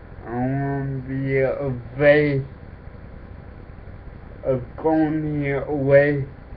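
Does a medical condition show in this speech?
Yes: cerebral palsy.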